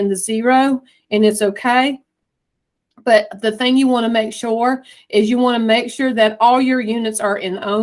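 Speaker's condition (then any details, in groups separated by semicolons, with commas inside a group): No condition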